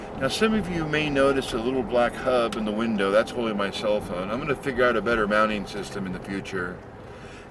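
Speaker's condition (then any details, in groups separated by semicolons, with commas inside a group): No condition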